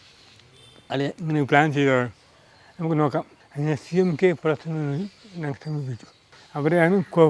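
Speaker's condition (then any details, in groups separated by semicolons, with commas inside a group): Cerebral palsy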